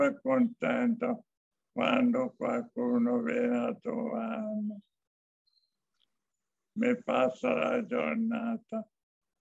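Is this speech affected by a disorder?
Yes: amyotrophic lateral sclerosis; still speaks.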